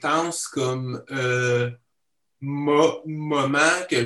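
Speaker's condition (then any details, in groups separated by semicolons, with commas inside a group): Stuttering; genetic and neurological; stutters in daily life, partial control keeps spontaneity, full control would need changed voice; repeated sounds, prolonged sounds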